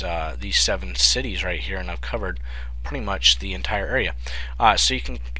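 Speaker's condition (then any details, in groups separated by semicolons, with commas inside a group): No condition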